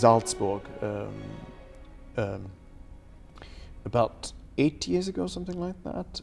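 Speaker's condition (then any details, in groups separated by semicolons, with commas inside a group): No condition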